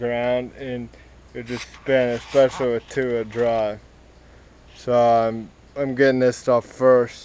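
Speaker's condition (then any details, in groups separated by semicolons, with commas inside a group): Cerebral palsy; spastic, affects walking and legs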